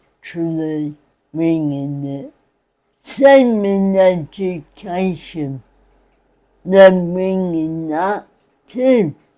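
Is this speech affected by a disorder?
Yes: cerebral palsy; spastic.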